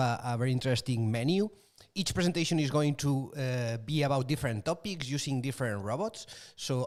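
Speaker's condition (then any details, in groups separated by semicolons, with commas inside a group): No condition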